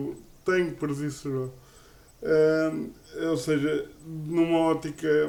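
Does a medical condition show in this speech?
Yes: cerebral palsy; uses a wheelchair.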